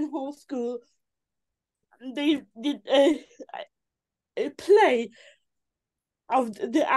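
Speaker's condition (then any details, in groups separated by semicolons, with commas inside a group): Cerebral palsy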